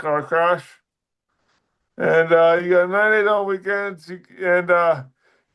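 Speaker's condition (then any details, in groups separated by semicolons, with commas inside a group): Dysarthria; crash brain damage, atlanto-occipital neck injury, severe mobility limits; weaker speech muscles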